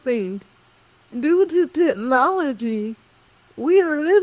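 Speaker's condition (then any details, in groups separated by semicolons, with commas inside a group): Cerebral palsy; speech affected, cognition intact; employers reluctant to hire because of speech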